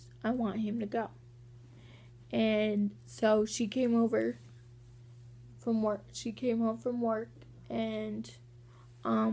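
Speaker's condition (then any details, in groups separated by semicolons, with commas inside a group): Cerebral palsy; walking sometimes hard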